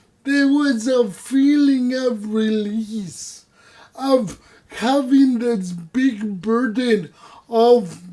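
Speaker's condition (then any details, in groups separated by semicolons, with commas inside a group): Cerebral palsy; voice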